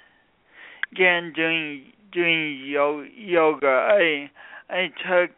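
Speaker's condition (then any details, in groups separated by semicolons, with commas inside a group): Speech impediment from birth injury; speech impediment sounding unlike a regional accent, not a Midwestern accent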